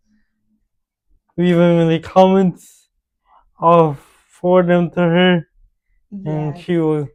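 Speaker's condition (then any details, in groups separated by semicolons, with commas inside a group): Cerebral palsy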